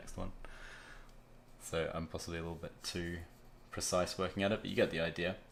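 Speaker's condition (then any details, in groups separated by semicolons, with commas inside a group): No condition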